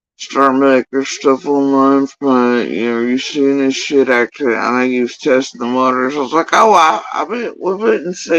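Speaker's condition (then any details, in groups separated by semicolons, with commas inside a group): Facial paralysis after surgery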